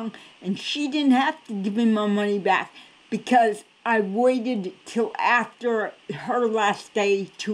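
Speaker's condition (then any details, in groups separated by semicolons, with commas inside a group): Cerebral palsy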